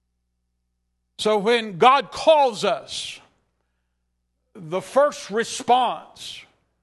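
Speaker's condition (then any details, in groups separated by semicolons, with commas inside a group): No condition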